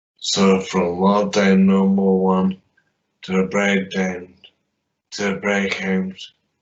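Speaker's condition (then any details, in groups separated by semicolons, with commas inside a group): Traumatic brain injury; limb injuries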